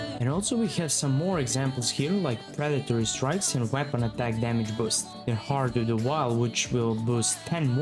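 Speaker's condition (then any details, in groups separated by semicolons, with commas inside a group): No condition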